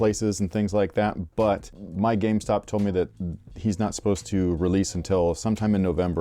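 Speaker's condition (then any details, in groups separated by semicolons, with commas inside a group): No condition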